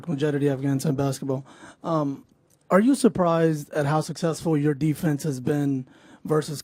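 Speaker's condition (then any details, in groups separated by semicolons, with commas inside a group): No condition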